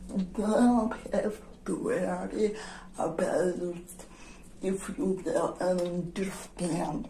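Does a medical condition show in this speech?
Yes: generalized dystonia.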